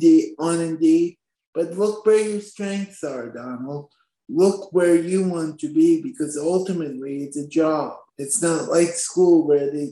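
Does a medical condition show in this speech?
Yes: spastic quadriplegic cerebral palsy; born at 27 weeks gestation.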